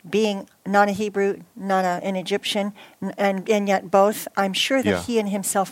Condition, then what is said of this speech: Cleft palate. Just in my, because I have a speech impediment myself.